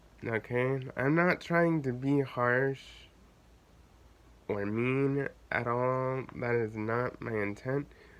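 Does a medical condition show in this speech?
Yes: cerebral palsy.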